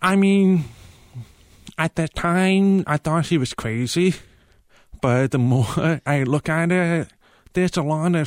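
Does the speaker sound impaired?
Yes: profound deafness; cochlear implants received at age 18.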